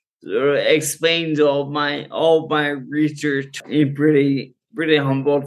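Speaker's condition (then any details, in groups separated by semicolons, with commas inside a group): Friedreich's ataxia; progressive, managed with cannabis for neuropathic pain, muscle relaxing, sleep; ataxia worse when not well-rested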